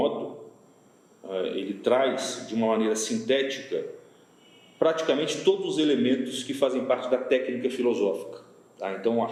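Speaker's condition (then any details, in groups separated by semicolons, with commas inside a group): No condition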